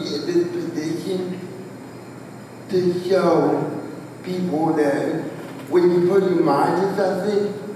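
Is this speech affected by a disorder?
Yes: cerebral palsy, spastic quadriplegia.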